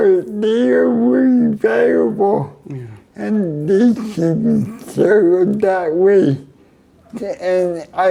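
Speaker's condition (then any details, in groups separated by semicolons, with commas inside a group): Cerebral palsy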